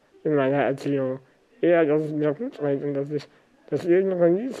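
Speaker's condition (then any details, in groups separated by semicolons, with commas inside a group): Spinal muscular atrophy; neuromuscular disease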